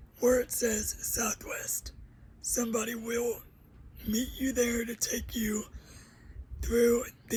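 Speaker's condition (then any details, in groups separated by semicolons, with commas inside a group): Cerebral palsy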